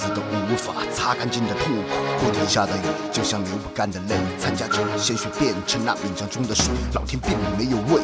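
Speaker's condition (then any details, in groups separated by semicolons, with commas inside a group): No condition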